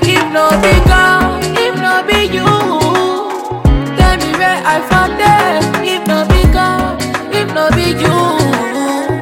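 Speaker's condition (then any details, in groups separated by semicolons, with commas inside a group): No condition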